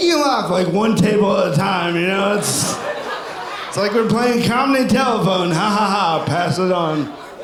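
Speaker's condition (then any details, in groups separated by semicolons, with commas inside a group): Cerebral palsy; from birth; sounds drunk, constant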